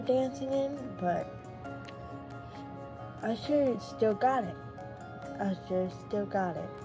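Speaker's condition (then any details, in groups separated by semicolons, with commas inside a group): Cerebral palsy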